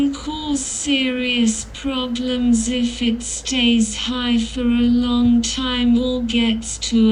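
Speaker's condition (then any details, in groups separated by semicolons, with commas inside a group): Cerebral palsy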